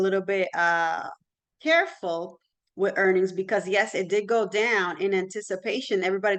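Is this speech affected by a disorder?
No.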